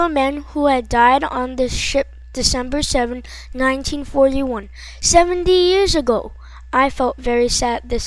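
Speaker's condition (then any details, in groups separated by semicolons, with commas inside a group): No condition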